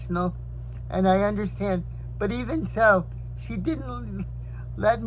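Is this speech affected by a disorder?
Yes: cerebral palsy.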